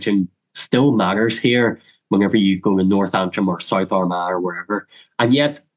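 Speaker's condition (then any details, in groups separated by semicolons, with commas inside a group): Cleft lip and palate; congenital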